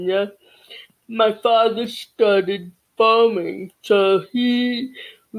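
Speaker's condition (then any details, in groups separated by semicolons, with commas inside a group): Cerebral palsy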